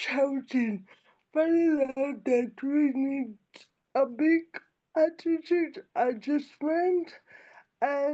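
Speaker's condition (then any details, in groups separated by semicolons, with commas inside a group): Cerebral palsy; from birth, early therapy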